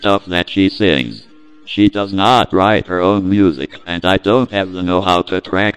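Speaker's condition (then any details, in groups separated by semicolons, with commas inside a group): Cerebral palsy; deck talk programmed to sing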